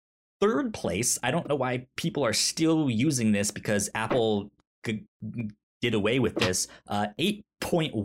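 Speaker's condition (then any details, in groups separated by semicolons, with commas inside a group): Stutter; stutter since childhood, cause unknown, explained as brain moving faster than mouth, speech therapy in elementary school; stutter when talking; blocks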